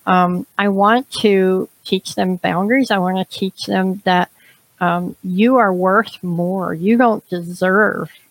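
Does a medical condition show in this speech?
Yes: cleft palate; congenital, extremely severe, trachea issues.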